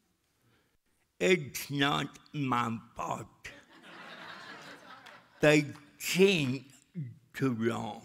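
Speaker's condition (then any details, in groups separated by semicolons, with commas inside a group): Cerebral palsy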